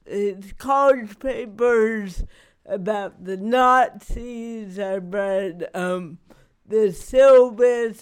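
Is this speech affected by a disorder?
Yes: cerebral palsy; especially without yoga or exercise.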